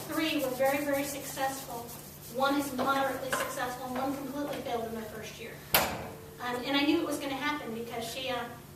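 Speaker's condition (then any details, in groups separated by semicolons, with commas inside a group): No condition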